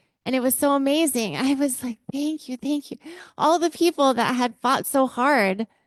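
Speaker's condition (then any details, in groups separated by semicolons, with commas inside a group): No condition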